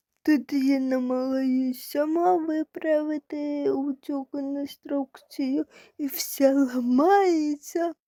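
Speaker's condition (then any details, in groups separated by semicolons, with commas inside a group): Cerebral palsy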